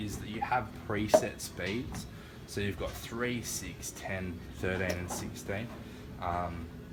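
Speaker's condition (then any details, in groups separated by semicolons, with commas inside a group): No condition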